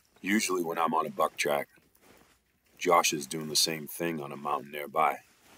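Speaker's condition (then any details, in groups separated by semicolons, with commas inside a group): No condition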